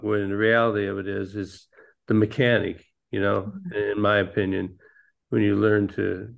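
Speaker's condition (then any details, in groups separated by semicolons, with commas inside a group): Parkinson's disease; ping pong, pool, pickleball, bowling as activities to help with Parkinson's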